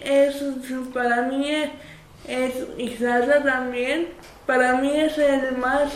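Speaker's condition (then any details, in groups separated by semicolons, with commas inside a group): Cerebral palsy; wheelchair user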